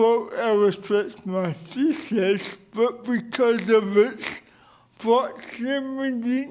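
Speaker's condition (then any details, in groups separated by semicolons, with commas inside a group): Cerebral palsy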